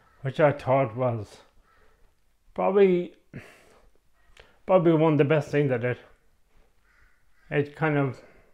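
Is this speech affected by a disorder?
Yes: MND; onset right side.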